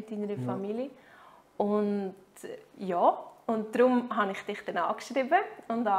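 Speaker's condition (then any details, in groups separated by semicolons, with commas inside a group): No condition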